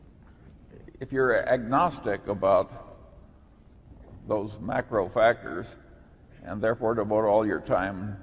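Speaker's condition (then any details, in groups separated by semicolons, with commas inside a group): No condition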